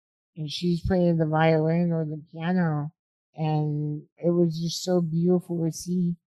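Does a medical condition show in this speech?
Yes: spinal muscular atrophy type 2; uses microphone as voice-driven beat pad to make music.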